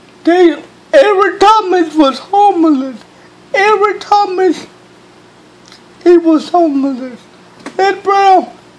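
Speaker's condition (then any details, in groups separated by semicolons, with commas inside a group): Cerebral palsy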